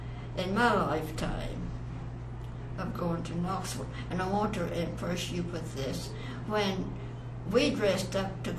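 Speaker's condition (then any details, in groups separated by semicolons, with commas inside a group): Parkinson's; finishing speech therapy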